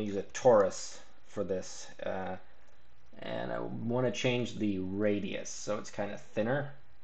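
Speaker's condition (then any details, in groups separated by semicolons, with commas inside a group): No condition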